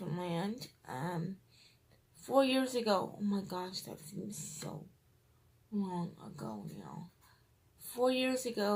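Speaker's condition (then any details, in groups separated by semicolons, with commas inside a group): Cerebral palsy, triplegia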